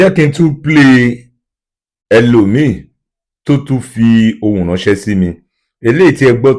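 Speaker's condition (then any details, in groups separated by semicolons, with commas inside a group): No condition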